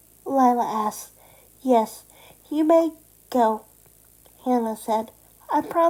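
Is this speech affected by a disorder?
Yes: cerebral palsy.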